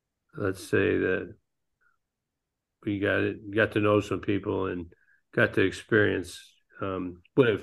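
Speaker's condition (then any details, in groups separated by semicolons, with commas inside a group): Parkinson's disease; man nearly 66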